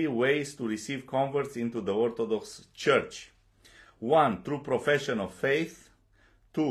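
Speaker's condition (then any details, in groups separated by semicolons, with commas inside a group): No condition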